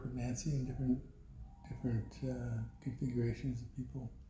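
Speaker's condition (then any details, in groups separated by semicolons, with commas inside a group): Parkinson's; voice weakened by Parkinson's, knee replaced after hardly walking, earlier taught from chair; teaches with lavalier microphone on belt, can move around a little; voice went with Parkinson's, can still whisper, formerly whisper carried and was heard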